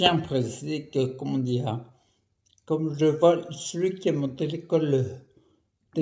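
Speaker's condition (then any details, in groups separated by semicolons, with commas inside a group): Primary progressive multiple sclerosis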